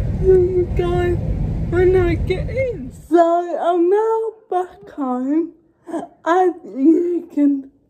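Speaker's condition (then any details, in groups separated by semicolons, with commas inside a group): Cerebral palsy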